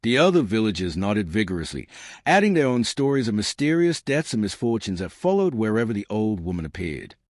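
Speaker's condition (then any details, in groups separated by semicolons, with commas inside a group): No condition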